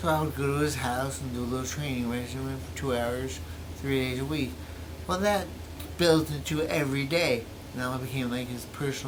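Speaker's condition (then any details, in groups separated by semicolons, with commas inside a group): Brain injury; memory greatly affected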